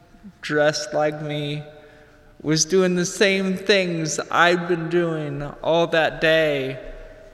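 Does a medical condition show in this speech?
Yes: cerebral palsy; cerebral palsy from lack of oxygen right before birth, physical effects only, slight limp, tight fingers, slow typing.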